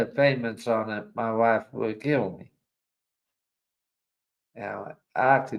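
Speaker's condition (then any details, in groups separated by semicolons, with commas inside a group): ALS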